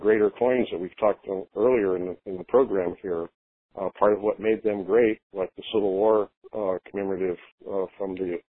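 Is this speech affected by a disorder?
No.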